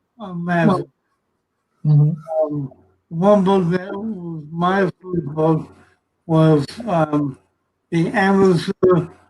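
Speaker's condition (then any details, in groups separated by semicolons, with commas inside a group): Cerebral palsy; from birth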